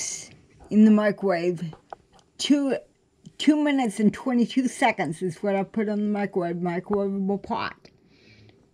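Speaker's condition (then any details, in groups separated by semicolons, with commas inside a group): Cerebral palsy; affects standing and balance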